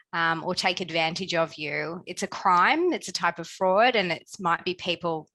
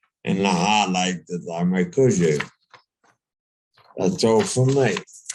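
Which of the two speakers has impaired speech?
The second: brain injury.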